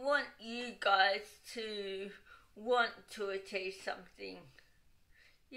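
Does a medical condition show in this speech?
Yes: cerebral palsy; lack of oxygen at birth, limited body use, wheelchair.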